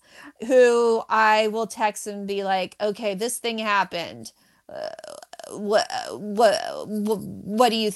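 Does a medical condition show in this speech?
Yes: stuttering; stutter since about third grade, brain-based, joined stuttering project of michael sugarman, later national stuttering association; stutters during stand-up comedy, audiences know to let speaker talk; here repeated sounds, prolonged sounds.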